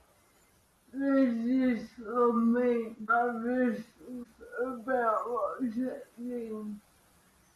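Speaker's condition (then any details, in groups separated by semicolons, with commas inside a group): Cerebral palsy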